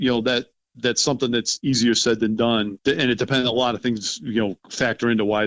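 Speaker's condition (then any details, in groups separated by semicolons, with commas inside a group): No condition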